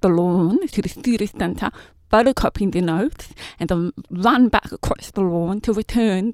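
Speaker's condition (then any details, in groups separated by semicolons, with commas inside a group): Profound deafness; taught to speak at a centre attended from 10 months old; relies extensively on lip reading, UTS stenographer types lectures to laptop for reading; speaks using taught speech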